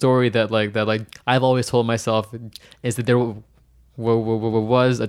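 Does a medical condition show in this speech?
Yes: stuttering; onset age 8 in Hong Kong, possibly genetic, long covert, avoided speaking, substituted words, spoke fast; fluency shaping therapy in Mumbai and Japan, American Institute for Stuttering intensive, accepting stuttering 1.5 years; audible voluntary stuttering, deliberately tries to stutter as management strategy; here repeated sounds, blocks.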